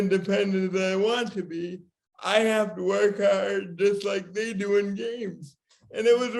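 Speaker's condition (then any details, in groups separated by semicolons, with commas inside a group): Cerebral palsy; from birth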